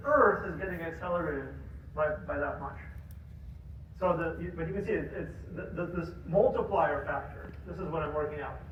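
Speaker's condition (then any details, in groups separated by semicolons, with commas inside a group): No condition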